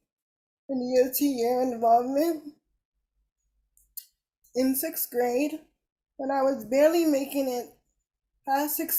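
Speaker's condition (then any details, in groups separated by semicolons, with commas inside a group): Cerebral palsy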